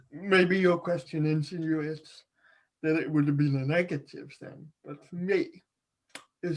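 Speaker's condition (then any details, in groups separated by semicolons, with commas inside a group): Cerebral palsy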